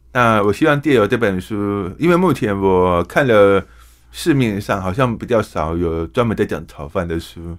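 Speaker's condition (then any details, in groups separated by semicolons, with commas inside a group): Hearing impairment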